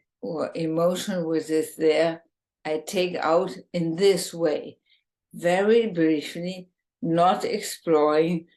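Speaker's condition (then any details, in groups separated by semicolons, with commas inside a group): ALS, bulbar form, bulbar onset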